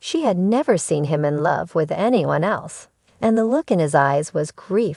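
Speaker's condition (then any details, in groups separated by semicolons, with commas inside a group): No condition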